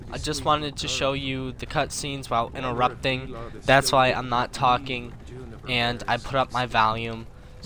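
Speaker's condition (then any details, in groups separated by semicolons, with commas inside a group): No condition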